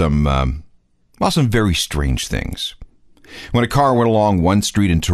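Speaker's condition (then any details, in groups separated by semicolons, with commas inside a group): No condition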